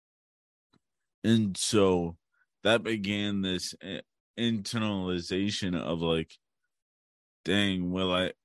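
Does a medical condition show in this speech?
Yes: cerebral palsy; speech reveals disability, speaks more slowly than others, articulate.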